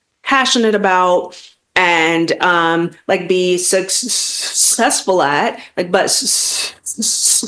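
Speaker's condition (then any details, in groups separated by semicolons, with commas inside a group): Stuttering; lifelong stuttering; long-standing fear of talking, past avoidance of carrying conversations, stuttering held back career; repeated sounds, prolonged sounds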